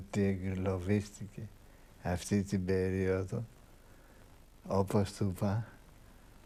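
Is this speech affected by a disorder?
Yes: Parkinson's disease.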